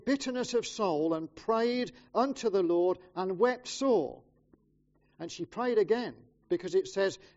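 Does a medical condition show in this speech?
No.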